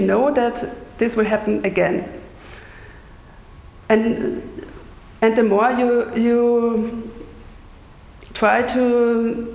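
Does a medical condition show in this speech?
Yes: stuttering; lifelong stutter, neurological, speech therapy, countless therapists and doctors, teen jaw, belly, leg cramps suppressing; audibly stuttering during lecture performance, amount varies day to day; stutters on own name, smooth circular repetitions, silent blocks, slower than fluent speakers; here repeated sounds, prolonged sounds, blocks.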